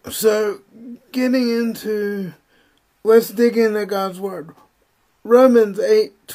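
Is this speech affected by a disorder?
Yes: spastic cerebral palsy; uses wheelchair.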